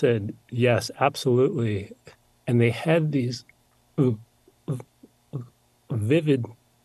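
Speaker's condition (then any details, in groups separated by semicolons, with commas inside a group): Stutter; long hidden; still stutters, no cure; blocking, no stuttering when singing; blocks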